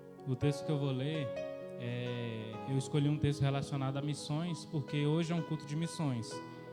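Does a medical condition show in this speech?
No.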